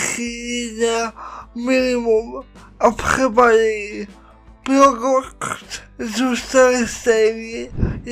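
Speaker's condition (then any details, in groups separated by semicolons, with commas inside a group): Cerebral palsy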